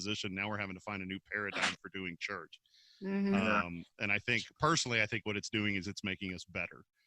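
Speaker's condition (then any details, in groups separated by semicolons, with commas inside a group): No condition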